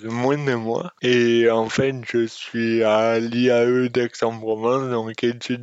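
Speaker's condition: Dystonia; congenital

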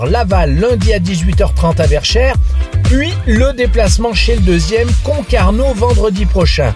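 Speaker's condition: No condition

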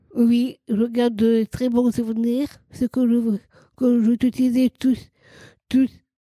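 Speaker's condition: Down syndrome, trisomy 21

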